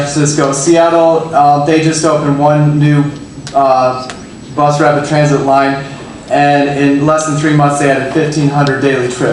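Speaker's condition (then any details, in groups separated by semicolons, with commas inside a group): No condition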